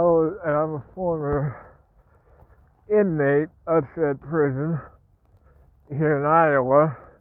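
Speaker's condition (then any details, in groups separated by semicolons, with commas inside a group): Parkinson's; speech impediment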